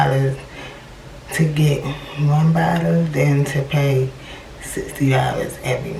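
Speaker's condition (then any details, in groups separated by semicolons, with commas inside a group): Cerebral palsy; from birth, left leg affected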